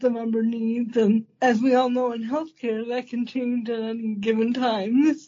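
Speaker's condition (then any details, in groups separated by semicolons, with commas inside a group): Cerebral palsy; congenital, manual wheelchair most of early life, first power wheelchair at 14, therapist and parents decided; uses standing power wheelchair for independent standing, replacing standing frame needing transfer by helper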